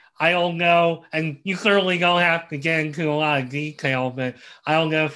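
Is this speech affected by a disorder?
Yes: cleft lip and palate; congenital.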